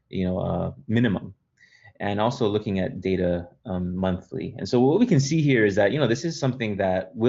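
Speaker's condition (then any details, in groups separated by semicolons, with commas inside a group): No condition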